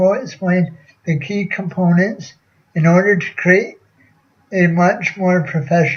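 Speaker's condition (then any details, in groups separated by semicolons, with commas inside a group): Cerebral palsy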